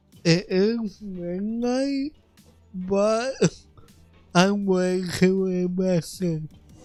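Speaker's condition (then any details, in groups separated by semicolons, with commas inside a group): Cerebral palsy; affects voice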